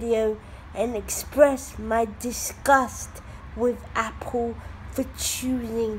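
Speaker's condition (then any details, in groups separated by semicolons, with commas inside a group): Cerebral palsy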